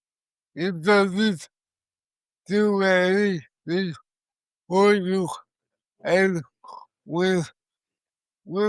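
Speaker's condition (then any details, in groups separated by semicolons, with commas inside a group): Cerebral palsy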